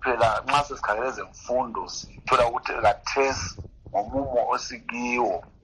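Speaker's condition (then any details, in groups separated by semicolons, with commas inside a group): No condition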